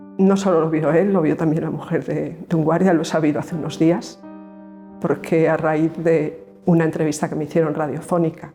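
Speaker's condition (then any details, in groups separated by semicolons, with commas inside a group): No condition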